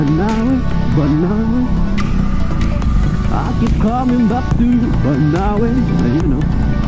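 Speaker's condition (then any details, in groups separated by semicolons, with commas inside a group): No condition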